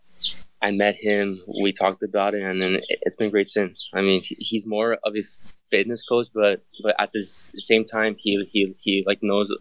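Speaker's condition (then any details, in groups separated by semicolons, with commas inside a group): Stutter; stutter since childhood, always a problem growing up; still stutters, gives interviews regularly; repeated sounds, repeated words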